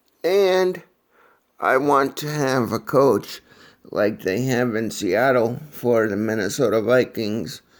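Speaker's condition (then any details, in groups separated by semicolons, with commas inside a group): Cerebral palsy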